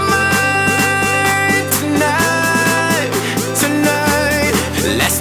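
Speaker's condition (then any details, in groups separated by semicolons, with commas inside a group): No condition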